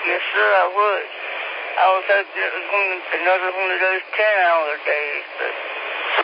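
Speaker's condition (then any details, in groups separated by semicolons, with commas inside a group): Speech impediment; still talks on ham radio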